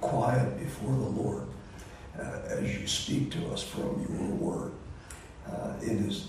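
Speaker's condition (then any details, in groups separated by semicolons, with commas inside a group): Voice disorder; not contagious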